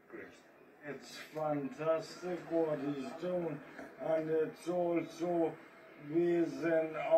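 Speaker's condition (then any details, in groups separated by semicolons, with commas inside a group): Motor neurone disease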